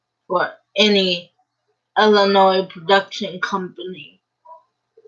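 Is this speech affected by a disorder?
Yes: cerebral palsy; uses a wheelchair.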